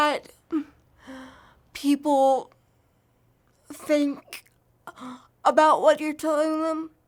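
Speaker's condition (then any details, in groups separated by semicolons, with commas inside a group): Cerebral palsy; from birth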